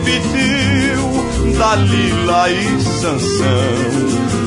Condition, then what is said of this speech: None; typical speech.